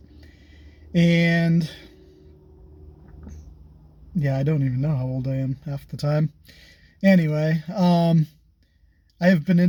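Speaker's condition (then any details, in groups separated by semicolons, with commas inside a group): No condition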